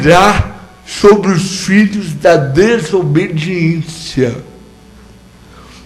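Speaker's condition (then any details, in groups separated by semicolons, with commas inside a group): Cerebral palsy; no speech as child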